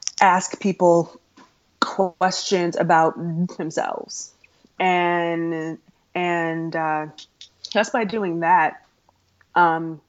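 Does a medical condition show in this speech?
Yes: stuttering; stuttering since around age 3, past speech therapy, largely stopped talking for about 5 years; still stutters, including when saying own name; formerly hid stuttering by switching words, deep breaths, fillers like ums and ahs, avoided talking; here repeated words, prolonged sounds.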